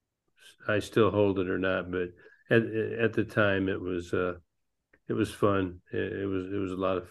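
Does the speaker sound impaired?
Yes: Parkinson's disease; no longer flies planes because of Parkinson's.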